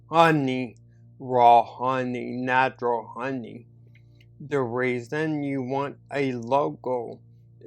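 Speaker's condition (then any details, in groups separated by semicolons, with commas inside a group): Neurological disability (takes dalfampridine)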